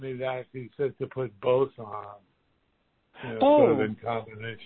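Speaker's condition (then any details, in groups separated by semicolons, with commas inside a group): Parkinson's; in clinical trial of stem cell therapy derived from donated bone marrow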